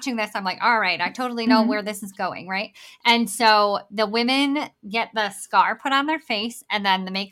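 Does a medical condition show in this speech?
Yes: bilateral cleft lip and palate; congenital.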